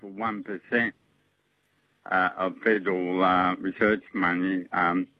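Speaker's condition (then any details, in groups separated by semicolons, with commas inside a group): Motor neurone disease; diagnosed motor neurone disease; no available treatment or cure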